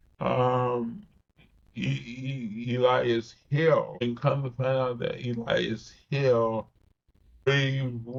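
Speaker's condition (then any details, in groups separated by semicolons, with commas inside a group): Cerebral palsy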